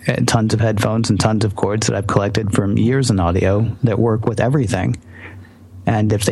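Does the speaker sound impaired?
No.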